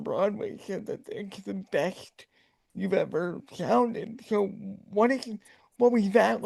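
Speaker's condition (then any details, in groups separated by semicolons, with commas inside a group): Cerebral palsy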